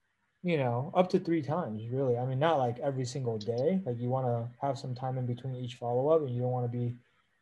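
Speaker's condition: No condition

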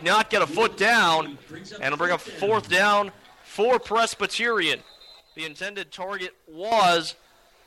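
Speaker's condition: No condition

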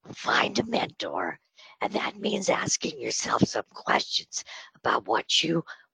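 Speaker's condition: Spasmodic dysphonia; on Botox treatment

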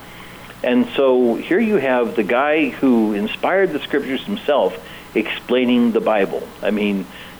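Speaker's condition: No condition

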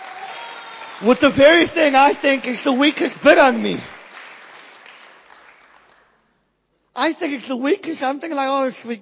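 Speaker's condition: Cleft palate, Pierre Robin syndrome; speech most affected, hated own voice until about age 28, could not hear self preach

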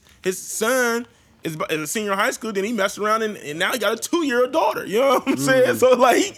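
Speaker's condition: No condition

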